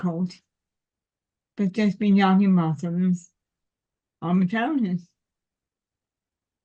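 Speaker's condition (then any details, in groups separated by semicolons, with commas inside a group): Cerebral palsy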